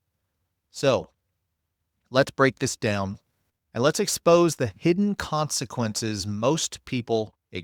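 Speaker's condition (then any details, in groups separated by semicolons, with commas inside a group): No condition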